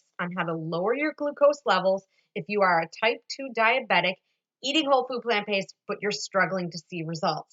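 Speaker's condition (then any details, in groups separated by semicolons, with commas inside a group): No condition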